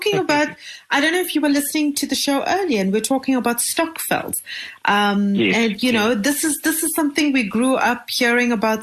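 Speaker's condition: No condition

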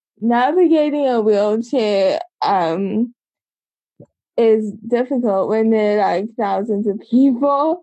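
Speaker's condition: Cerebral palsy; congenital, from birth, age 25

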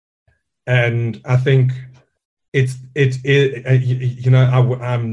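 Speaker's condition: Stuttering; stuttering since childhood, still present in adulthood; still lives with speech impediment, speaks to stage audiences, jokes about stutter built into dialogue; childhood word avoidance when ordering food, fear of speaking to new people and audiences; repeated words, prolonged sounds

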